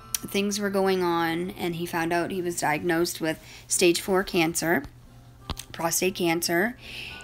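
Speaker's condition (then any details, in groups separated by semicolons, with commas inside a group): No condition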